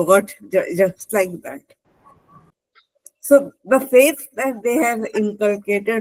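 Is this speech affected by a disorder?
Yes: cerebral palsy; spastic left hand.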